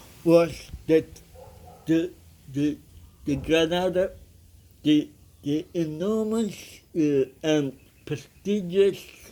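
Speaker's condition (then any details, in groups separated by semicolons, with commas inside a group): Cerebral palsy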